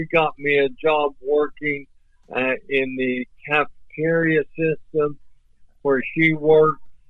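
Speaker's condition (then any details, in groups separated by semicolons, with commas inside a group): ALS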